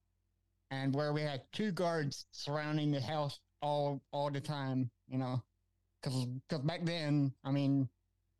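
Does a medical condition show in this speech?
Yes: cerebral palsy; from birth, special education throughout school, learned slower; age 43.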